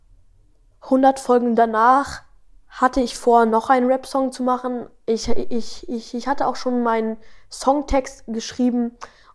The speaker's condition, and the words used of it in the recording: Stuttering. Und, äh, ja, ja, obwohl ich, äh, wenn ich langsamer sprechen würde, besser sprechen ähm, würde.